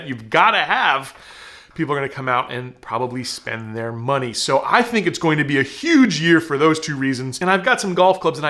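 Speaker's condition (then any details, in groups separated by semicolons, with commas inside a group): No condition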